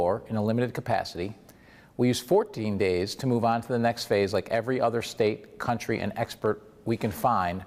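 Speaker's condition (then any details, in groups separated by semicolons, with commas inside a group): No condition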